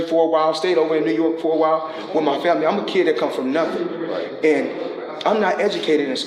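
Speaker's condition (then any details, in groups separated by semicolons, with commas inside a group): No condition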